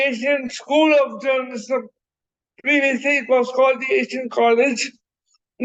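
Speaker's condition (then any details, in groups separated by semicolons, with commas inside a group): Cerebral palsy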